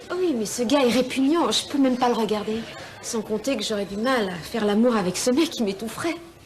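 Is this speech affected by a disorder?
No.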